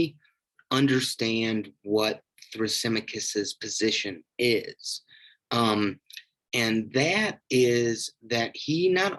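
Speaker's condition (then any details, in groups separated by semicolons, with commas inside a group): No condition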